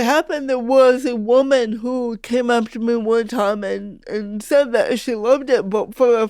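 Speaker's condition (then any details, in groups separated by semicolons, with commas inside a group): Cerebral palsy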